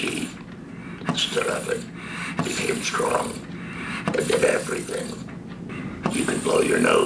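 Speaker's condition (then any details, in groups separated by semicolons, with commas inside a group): Laryngectomy, voice prosthesis; laryngectomy, stage 3/4 laryngeal carcinoma, tracheoesophageal puncture, stoma; aphonic after puncture, tube fed, cannot sing or do accents, now talks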